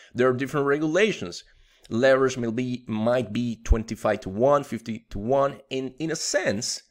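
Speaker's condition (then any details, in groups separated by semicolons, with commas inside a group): No condition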